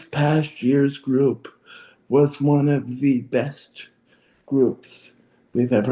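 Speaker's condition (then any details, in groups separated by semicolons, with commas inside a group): Cerebral palsy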